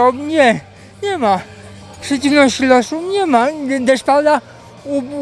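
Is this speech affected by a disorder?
Yes: cerebral palsy; childhood onset, limited movement, uses three-wheeled trike.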